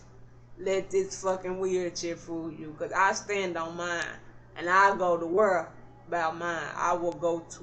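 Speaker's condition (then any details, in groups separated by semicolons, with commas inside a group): Cerebral palsy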